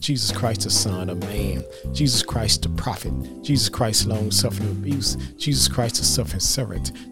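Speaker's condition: No condition

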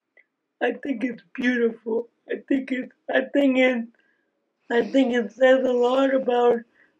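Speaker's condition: Aicardi-Goutières syndrome; symptoms first thought to be cerebral palsy

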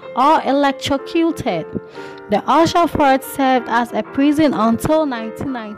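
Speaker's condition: No condition

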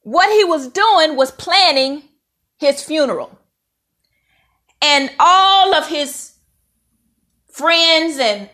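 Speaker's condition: No condition

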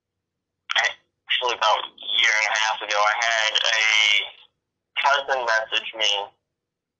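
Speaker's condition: Cerebral palsy, very rare form; speech affected

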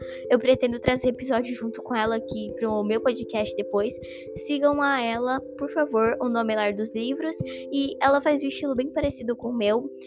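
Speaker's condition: No condition

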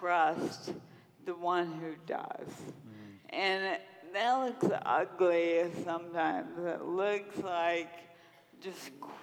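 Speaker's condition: Friedreich's ataxia; onset in 20s after severe illness, diagnosed at University of Michigan, progressive, staggering gait, lost walking, no treatment; over two decades since onset, uses wheelchair, service dog

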